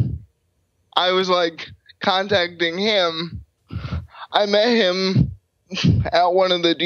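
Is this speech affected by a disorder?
Yes: cerebral palsy; uses a chair.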